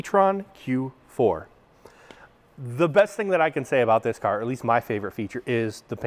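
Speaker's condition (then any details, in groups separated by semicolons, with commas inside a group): No condition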